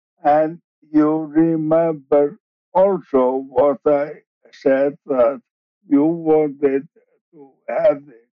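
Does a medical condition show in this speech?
Yes: ALS; initially diagnosed bulbar-onset, later reclassified as regular form, wheelchair user; slurred or slowed speech.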